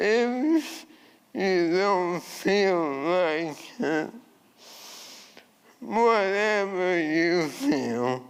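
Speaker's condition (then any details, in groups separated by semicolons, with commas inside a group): ALS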